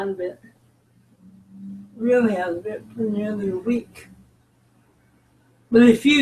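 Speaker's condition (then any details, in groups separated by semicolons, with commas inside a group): Cerebral palsy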